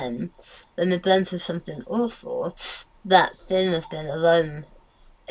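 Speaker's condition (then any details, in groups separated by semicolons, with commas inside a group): Tongue cancer; told would never speak or swallow, temporary tracheostomy, feeding tube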